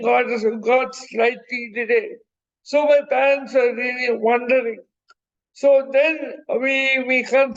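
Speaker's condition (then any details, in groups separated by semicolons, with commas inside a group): Cerebral palsy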